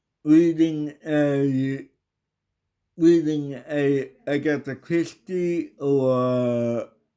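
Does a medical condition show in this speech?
Yes: cerebral palsy.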